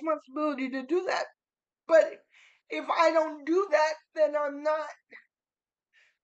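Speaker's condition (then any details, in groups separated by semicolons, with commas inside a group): Cerebral palsy; slightly slurred, spastic vocal cords, tone of voice changes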